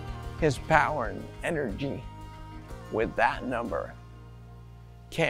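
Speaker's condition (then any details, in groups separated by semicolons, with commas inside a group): Amyotrophic lateral sclerosis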